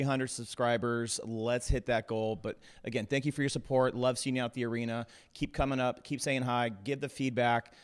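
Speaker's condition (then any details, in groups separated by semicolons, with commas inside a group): No condition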